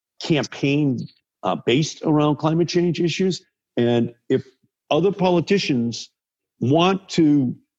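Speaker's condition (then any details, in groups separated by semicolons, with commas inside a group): No condition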